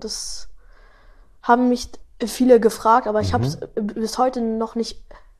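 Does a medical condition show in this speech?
Yes: stuttering; age 12; stuttering a lot now while talking about stuttering; fluent singing with melody, stutters rapping without melody, little in podcast episodes, often fast, better slower; here prolonged sounds.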